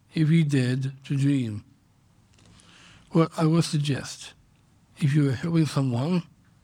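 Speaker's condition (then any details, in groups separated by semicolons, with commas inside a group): Down syndrome; congenital, diagnosed at birth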